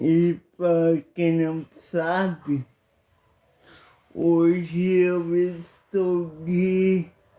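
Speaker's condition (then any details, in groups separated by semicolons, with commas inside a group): Paralysis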